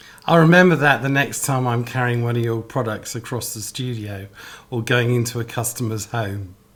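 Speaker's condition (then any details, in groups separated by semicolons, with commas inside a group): No condition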